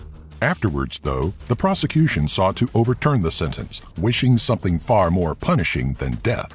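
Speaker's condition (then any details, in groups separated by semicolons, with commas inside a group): No condition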